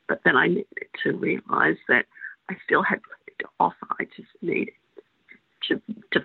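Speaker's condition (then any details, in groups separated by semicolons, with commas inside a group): Spasmodic dysphonia; saw ear nose and throat specialist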